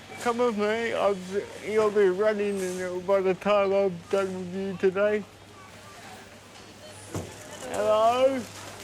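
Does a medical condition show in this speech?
Yes: cerebral palsy; from birth, spasticity.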